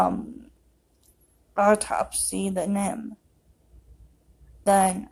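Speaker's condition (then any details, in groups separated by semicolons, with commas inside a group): Cerebral palsy; affects walking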